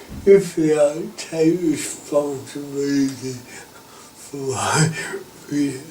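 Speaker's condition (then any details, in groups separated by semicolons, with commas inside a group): Cerebral palsy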